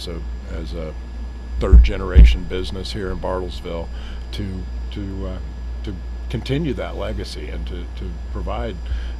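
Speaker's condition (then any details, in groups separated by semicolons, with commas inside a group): No condition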